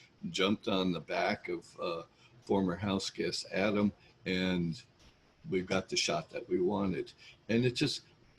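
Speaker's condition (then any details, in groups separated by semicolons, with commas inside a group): No condition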